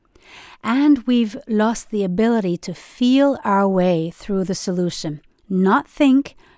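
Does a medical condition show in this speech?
No.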